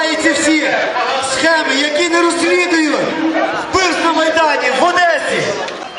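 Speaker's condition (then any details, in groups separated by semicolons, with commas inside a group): No condition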